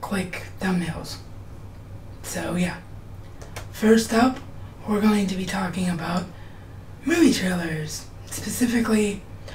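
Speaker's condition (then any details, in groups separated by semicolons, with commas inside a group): Cerebral palsy; wheelchair bound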